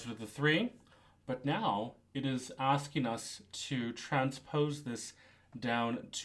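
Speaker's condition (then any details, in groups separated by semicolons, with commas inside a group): No condition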